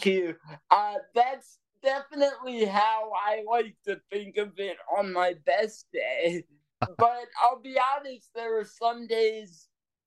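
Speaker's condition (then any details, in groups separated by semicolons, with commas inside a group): Cerebral palsy; power wheelchair since age five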